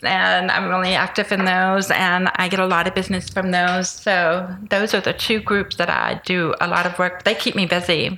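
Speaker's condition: Deafness with cochlear implants; progressive hearing loss, deaf most of life, lip reading, bilateral cochlear implants; first implant about 11 years ago, second about 6 years ago, often wears one, removes at home; very oral, speech therapy throughout childhood, spoke for herself via relay voice carryover before implants

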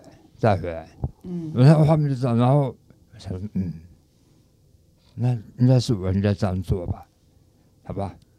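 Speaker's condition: Tongue cancer, stage 4 tongue cancer and parotid cancer; daily pronunciation practice after recovery, now speaks clearly, called a miracle by others

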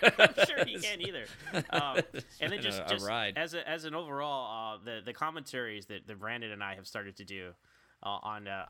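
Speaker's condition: No condition

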